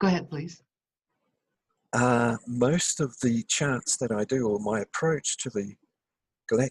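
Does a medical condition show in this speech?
No.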